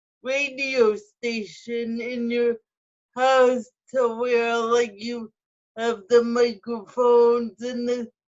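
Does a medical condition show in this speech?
Yes: cerebral palsy, spastic ataxic.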